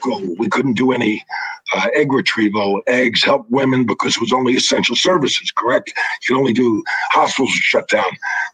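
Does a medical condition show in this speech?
Yes: throat cancer, vocal cords removed; throat cancer from 1996, 63 surgeries under general plus about 100 in office; cancer free 13 years, partial voice box created by Steve Zeitels in Boston; no voice for about five years after vocal cord removal, now partial voice.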